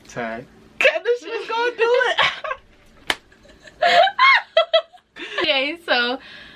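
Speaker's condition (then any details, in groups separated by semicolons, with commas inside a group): No condition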